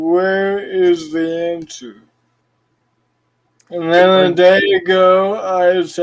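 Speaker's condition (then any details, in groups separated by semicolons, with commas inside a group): Cerebral palsy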